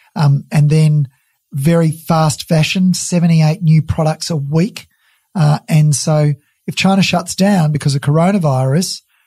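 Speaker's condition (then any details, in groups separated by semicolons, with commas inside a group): No condition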